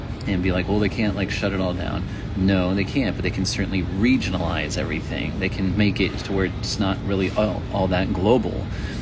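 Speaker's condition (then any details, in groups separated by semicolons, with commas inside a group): No condition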